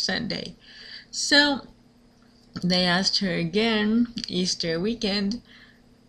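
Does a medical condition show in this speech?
Yes: cerebral palsy.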